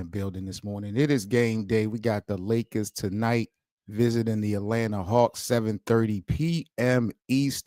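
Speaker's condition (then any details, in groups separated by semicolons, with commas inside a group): No condition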